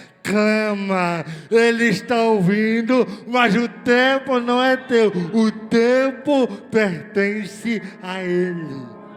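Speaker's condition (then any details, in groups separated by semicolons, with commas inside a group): Cerebral palsy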